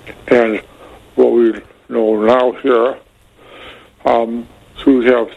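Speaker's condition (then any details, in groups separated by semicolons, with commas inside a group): Medication-induced speech impediment; speech impediment caused by Abilify; tries hard to be understood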